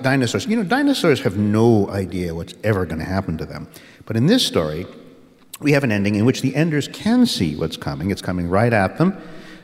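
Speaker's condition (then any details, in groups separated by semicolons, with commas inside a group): No condition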